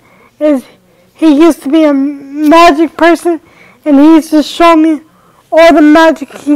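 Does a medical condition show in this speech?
Yes: cerebral palsy.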